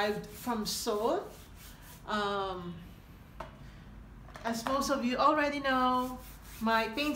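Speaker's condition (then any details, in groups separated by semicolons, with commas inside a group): No condition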